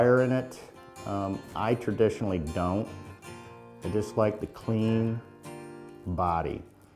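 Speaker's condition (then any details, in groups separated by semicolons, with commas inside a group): No condition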